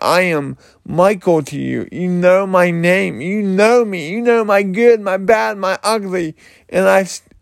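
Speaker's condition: Cerebral palsy; slurred speech

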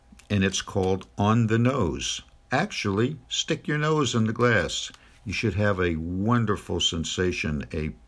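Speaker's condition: No condition

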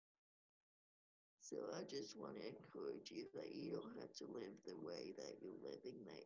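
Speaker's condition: Cerebral palsy; age 32, wheelchair user

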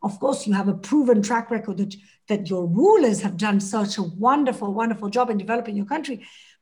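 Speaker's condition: No condition

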